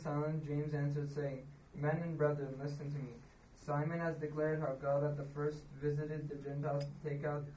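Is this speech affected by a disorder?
No.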